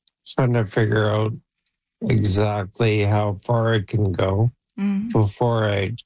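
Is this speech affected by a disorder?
Yes: ALS; age 48, Neuralink N1 brain implant via Toronto Western Hospital trial, voice banked with 11 Labs; N1 implant received in May, about 3 months ago, controls computer with thoughts; voice deteriorating, expects soon to lose ability to talk, plans AI voice via Neuralink.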